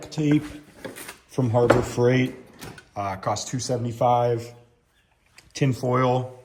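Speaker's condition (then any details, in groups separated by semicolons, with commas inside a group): No condition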